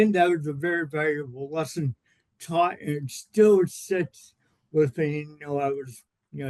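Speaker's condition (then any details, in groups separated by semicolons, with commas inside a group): Cerebral palsy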